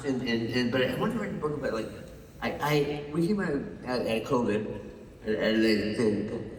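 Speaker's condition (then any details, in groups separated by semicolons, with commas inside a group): Parkinson's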